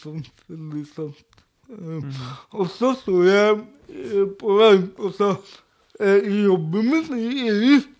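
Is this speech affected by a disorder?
Yes: cerebral palsy; often mistaken for being drunk even when sober.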